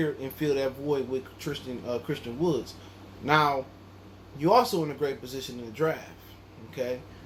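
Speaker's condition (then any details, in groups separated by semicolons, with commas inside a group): No condition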